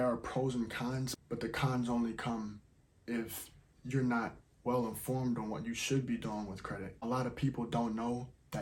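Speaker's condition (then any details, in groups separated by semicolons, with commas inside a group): No condition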